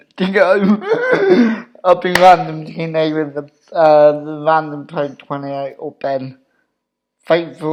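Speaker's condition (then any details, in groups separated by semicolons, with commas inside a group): Cerebral palsy; wheelchair user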